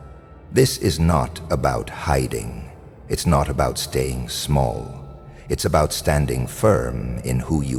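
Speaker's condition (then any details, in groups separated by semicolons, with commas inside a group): No condition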